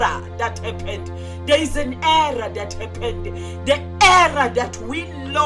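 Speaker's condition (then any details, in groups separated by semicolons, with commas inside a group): No condition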